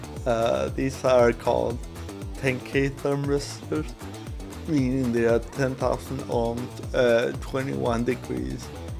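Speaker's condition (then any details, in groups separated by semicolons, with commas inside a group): Cerebral palsy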